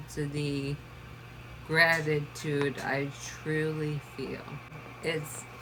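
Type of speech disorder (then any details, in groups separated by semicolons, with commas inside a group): ALS, mild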